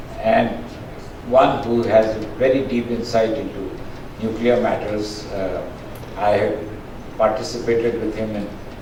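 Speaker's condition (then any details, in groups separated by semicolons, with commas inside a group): No condition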